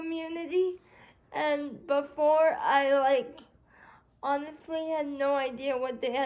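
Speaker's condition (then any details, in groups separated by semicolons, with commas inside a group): Cerebral palsy; spastic quadriplegia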